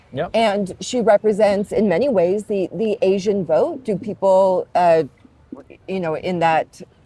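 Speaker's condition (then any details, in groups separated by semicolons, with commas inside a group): No condition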